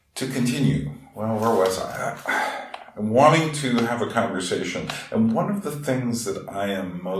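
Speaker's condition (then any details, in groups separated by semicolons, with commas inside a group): No condition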